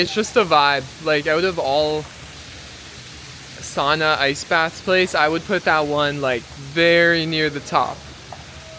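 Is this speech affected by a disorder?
No.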